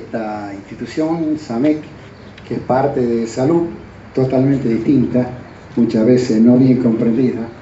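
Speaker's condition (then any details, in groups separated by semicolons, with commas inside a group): No condition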